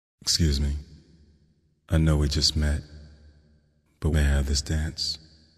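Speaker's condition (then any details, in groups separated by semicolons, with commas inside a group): No condition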